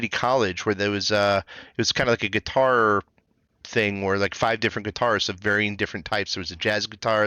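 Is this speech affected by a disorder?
No.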